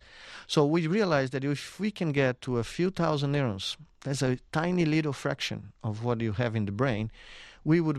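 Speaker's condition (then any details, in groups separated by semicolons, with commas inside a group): No condition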